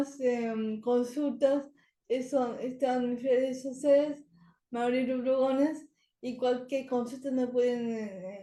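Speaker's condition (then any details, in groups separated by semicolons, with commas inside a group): Cerebral palsy; speech not very good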